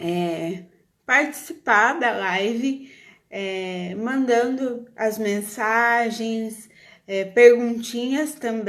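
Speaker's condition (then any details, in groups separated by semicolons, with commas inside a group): Cerebral palsy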